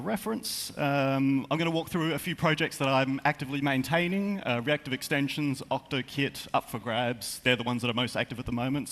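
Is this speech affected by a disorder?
No.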